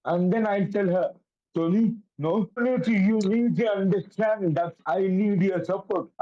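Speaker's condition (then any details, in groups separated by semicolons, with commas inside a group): Cerebral palsy; affects coordination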